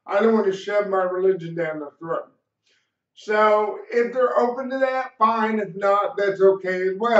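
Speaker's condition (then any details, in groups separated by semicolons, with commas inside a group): Cerebral palsy; slight speech impediment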